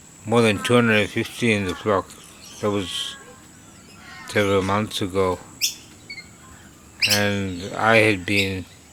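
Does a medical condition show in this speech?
Yes: Parkinson's disease; hypersalivation.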